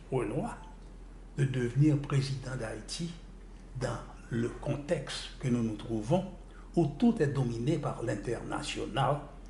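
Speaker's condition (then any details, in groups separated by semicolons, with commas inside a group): No condition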